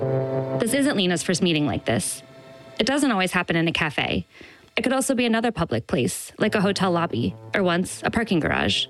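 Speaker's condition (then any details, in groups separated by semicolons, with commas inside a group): No condition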